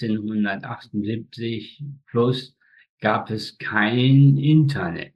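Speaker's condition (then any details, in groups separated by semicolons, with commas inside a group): Spastic tetraparesis; birth injury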